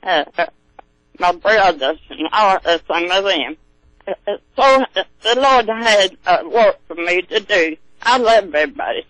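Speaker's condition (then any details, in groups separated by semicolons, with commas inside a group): Stroke; stroke 13 years ago in West Virginia, severe at onset, given up to die, recognized no one for 3 days; later tests reportedly normal, still drives, sometimes feels bad; asks listeners to bear with speech because of stroke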